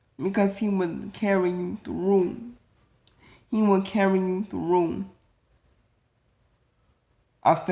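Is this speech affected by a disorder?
Yes: cerebral palsy; atypical speech.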